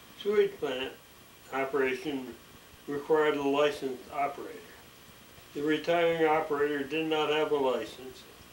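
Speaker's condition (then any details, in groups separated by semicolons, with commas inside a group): ALS; unable to stand, uses wheelchair and scooter; expects swallowing and breathing trouble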